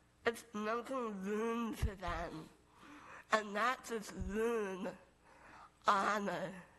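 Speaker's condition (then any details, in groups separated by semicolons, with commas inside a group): Moebius syndrome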